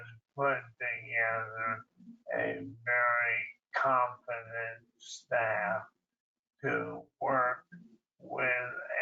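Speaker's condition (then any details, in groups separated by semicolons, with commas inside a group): ALS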